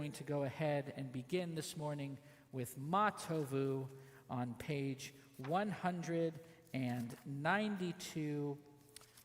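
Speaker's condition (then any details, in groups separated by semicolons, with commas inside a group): No condition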